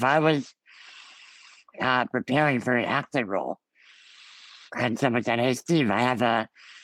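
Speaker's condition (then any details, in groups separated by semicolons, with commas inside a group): Ullrich congenital muscular dystrophy; Ullrich found at 25 by DNA test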